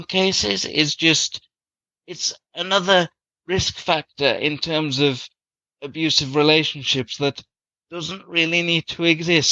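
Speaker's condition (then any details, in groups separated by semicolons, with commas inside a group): Cerebral palsy; from birth, very premature birth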